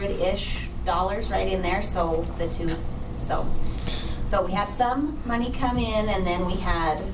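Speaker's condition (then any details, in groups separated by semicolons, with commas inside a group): No condition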